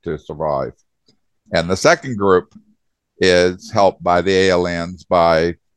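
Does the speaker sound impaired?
No.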